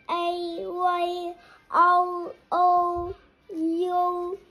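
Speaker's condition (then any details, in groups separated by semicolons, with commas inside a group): Cerebral palsy; premature birth, hypoxia-ischemia; ongoing rehabilitation, learning to walk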